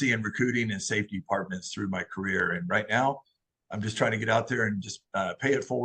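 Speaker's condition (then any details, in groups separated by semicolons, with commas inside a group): No condition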